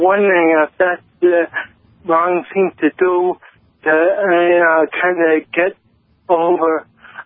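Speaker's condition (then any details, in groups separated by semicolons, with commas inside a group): Cerebral palsy; others long mistook person for drunk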